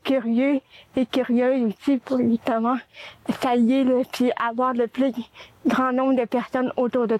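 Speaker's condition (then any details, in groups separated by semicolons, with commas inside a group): Cerebral palsy; four limbs affected, no manual dexterity, hearing problem, hearing aids both ears since age six months; needs help with daily tasks, needs accompaniment at work; speech and language disorder caused by cerebral palsy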